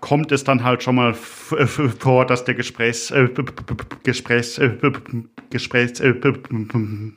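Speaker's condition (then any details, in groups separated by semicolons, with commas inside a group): Stuttering; lifelong stuttering since early childhood, late start of speaking, early trouble telling sch sounds apart, past therapies; stronger today than usual, fluctuates with better phases, always clearly audible; hard blocks, repetitions of words and syllables, frequent äh fillers; repeated sounds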